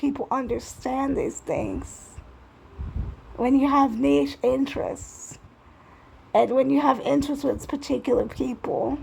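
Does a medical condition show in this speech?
Yes: cerebral palsy.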